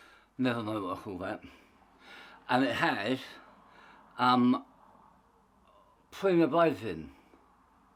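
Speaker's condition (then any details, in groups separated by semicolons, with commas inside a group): Tongue cancer; half tongue removed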